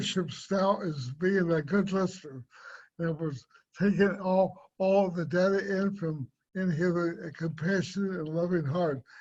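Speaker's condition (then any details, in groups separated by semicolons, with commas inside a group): Cerebral palsy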